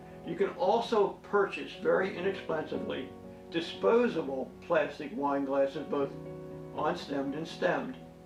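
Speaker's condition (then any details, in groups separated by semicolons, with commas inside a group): No condition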